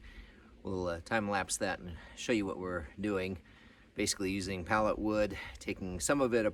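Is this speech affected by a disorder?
No.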